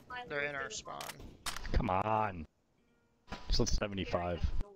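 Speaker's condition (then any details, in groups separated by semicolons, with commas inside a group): No condition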